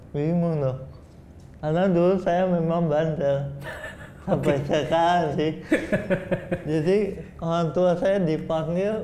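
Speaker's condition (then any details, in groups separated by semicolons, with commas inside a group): Cerebral palsy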